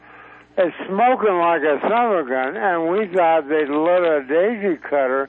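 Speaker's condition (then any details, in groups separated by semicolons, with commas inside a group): Stroke; about two years since stroke; not good verbally, avoids phone calls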